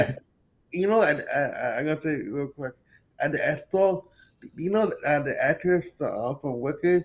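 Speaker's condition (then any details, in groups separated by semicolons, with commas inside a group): Cerebral palsy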